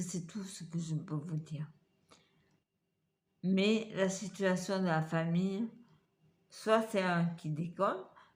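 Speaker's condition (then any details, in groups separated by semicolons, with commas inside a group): Multiple sclerosis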